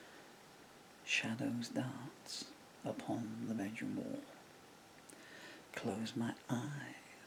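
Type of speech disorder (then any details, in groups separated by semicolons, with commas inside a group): Bulbar dysarthria; progressive bulbar palsy (MND)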